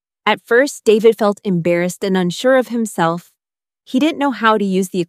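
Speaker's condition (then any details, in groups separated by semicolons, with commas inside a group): No condition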